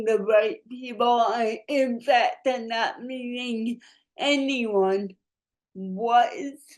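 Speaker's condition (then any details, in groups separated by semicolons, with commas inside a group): Cerebral palsy; from birth, affects speech and movement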